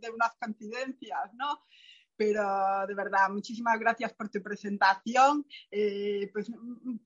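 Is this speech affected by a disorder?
Yes: profound bilateral hearing loss, post-meningitis profound bilateral sensorineural hearing loss; speech surprises people given deafness, childhood speech therapy abroad, relies on lip reading and facial gestures.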